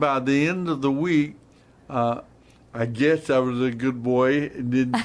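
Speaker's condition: Hemorrhagic stroke, hemorrhagic, basal ganglia

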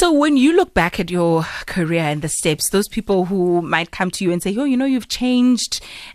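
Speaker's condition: No condition

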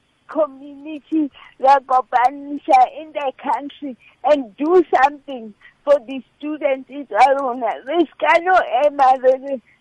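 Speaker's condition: Cerebral palsy; since childhood

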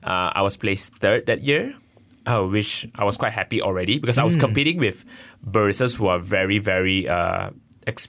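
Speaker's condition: No condition

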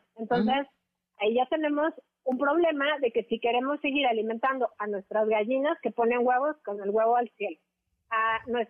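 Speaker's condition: No condition

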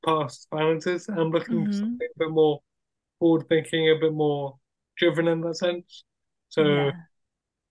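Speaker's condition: Cerebral palsy; wheelchair user

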